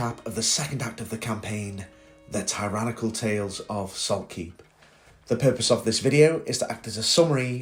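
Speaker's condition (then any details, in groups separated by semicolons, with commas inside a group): No condition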